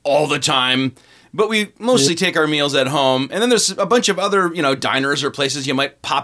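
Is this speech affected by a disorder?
No.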